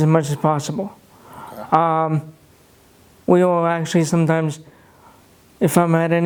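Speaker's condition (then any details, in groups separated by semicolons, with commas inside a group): Cerebral palsy; right side weakest, mobility affected, stiffness; past physical therapy, botox tried, uses dictation software; no speech therapy, some words hard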